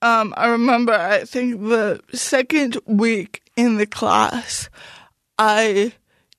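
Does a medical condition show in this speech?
Yes: cerebral palsy; lifelong very mild cerebral palsy, affects mouth and hands, slight balance problems, mild outward physical disability; speech noticeably affected.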